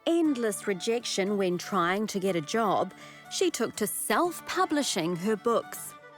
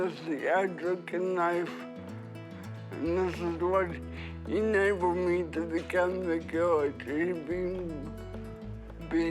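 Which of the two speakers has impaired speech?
The second: cerebral palsy.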